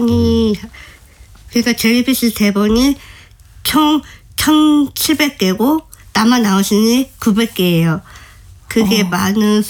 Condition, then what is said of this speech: Down syndrome. 자세하고 구체적으로 묘사를 해줘야지만 서로 이해를 하고 할 수 있기 때문에 연출님도 굉장히 작업 방법이 색달랐다.